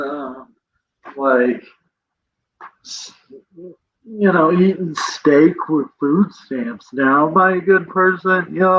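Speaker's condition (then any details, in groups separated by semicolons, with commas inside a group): Cerebral palsy; present from birth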